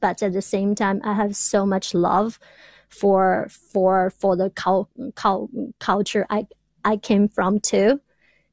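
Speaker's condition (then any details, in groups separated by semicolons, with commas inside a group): Stuttering; hidden first 30 years in China by pretending to be fluent; past speech therapy with Dr. Merson at local hospital, told no cure, self-help groups, still stutters; blocks, once total silent block 2 minutes in grad class presentation; repeated sounds, repeated words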